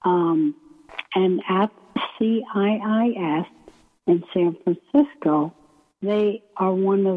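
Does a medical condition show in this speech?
Yes: ALS; onset right foot at VA internship in Maine, year of testing before diagnosis, wheelchair user; about three years since onset, two since diagnosis, progressed, needs Beasy board for transfers; breathing muscles weak, speech effortful, may sound weak or unclear, paces speech with breath, slowing, pausing.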